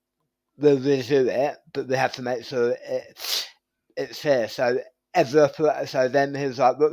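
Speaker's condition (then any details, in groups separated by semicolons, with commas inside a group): Tongue cancer surgery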